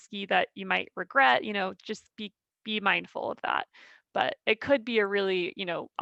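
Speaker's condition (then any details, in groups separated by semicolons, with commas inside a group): No condition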